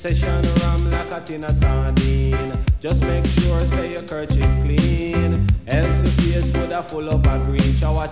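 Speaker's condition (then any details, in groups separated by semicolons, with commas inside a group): No condition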